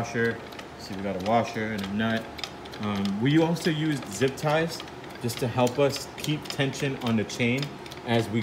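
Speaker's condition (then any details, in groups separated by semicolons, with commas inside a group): No condition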